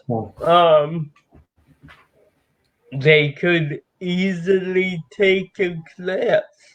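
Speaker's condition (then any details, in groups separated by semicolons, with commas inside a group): Cerebral palsy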